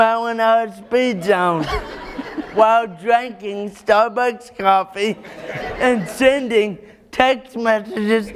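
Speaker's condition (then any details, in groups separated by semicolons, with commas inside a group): Cerebral palsy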